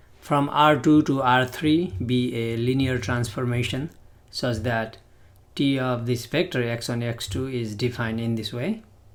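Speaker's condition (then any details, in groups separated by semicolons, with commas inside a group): No condition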